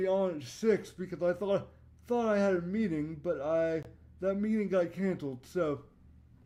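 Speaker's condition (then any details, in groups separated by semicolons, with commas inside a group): Cerebral palsy; voice tone sometimes odd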